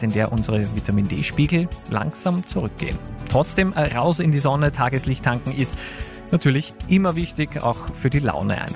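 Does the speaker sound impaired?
No.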